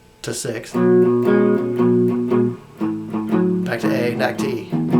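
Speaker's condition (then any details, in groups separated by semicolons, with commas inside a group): No condition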